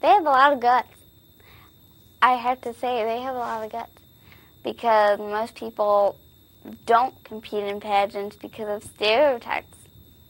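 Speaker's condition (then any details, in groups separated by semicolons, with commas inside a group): Cerebral palsy; spastic type, lack of oxygen at birth from prolapsed cord, breathing tube after birth, grade 4 of 4; predicted at birth to probably never speak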